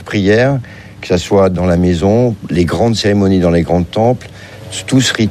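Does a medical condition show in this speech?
No.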